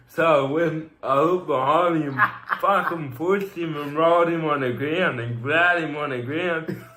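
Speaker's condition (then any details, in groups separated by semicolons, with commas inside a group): Cerebral palsy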